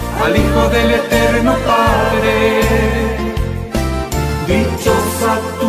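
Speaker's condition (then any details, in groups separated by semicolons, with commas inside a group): No condition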